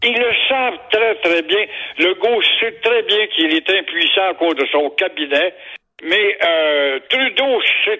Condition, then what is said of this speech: None; typical speech.